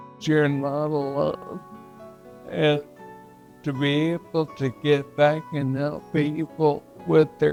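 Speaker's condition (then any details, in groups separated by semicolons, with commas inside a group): ALS, slow progressing form; very slow progressing form; about twelve years since diagnosis, banking voice, learning eye tracking; losing speech since diagnosis, noticeably changed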